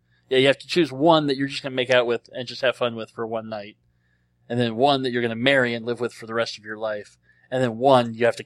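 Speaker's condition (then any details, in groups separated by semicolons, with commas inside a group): Cleft lip and palate; cleft lip and palate since birth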